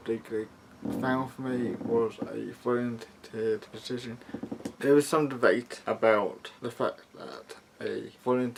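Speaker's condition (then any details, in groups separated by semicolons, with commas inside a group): Cerebral palsy; mild, affects muscles and speech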